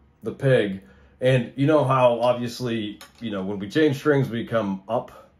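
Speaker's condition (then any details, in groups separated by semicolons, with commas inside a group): No condition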